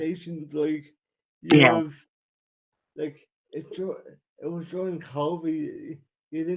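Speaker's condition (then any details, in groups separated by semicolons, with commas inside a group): Cerebral palsy; wheelchair user since childhood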